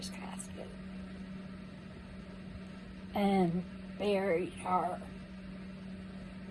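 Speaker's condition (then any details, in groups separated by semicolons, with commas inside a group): Cerebral palsy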